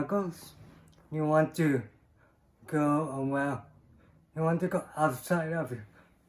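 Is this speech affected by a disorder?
Yes: cerebral palsy.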